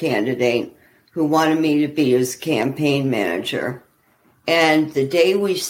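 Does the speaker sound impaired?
Yes: ALS; small symptoms traced back easily 10 years or more; walking impaired, not yet bad, expects progression.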